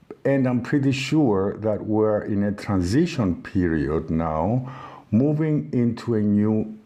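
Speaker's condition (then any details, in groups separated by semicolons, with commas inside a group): No condition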